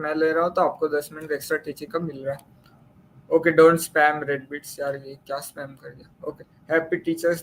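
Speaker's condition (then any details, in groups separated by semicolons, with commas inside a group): No condition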